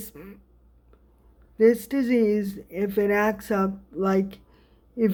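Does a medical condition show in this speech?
Yes: cerebral palsy.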